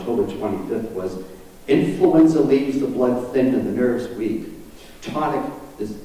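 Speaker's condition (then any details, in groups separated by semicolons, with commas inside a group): No condition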